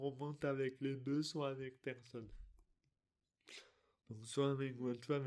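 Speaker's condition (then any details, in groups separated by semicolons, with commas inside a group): Dystonia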